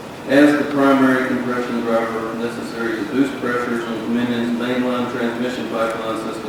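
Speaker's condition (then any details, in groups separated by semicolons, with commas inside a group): No condition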